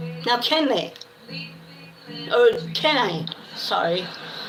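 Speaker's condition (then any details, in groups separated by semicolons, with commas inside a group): Cerebral palsy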